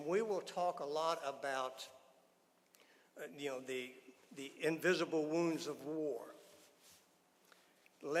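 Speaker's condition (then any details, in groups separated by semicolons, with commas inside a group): No condition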